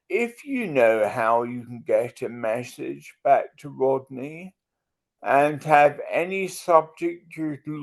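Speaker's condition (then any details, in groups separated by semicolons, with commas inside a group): Multiple sclerosis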